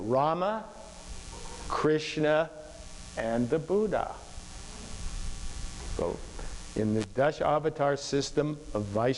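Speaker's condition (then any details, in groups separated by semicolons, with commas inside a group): No condition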